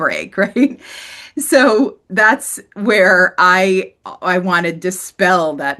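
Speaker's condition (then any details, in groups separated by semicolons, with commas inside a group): No condition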